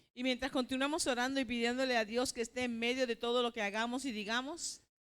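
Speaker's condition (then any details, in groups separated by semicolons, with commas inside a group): No condition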